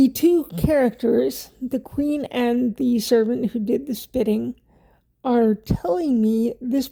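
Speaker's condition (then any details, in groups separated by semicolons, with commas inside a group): Cerebral palsy; wheelchair user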